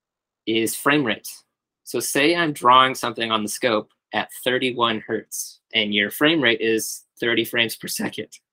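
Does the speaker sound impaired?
No.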